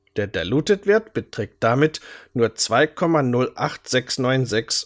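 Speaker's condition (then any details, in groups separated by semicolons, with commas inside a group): No condition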